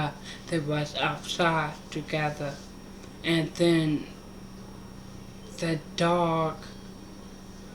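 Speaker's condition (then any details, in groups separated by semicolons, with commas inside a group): Mild cerebral palsy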